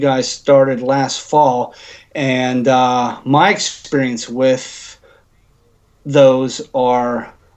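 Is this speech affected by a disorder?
Yes: stuttering; covert stuttering, hidden for years, struggled with speech since early years; went back to speech therapy as adult, now open about stuttering, National Stuttering Association member since 2006; stuttered badly when nervous or anxious, sometimes only mild, avoided speaking roles, chose behind-camera work; here prolonged sounds, blocks.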